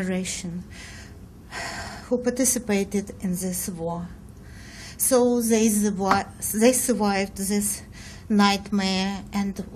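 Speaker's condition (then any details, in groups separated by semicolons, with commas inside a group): No condition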